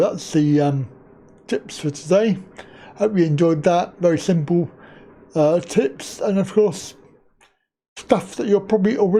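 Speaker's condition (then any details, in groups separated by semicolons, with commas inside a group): Cerebral palsy; back surgery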